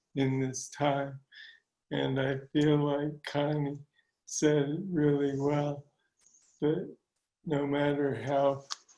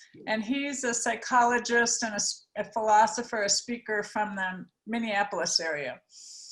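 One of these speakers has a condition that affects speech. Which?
The first: Parkinson's disease; deep brain stimulation; 20 years since onset, on medication.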